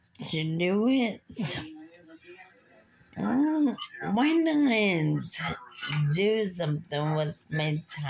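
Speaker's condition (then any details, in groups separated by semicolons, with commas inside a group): Muscular dystrophy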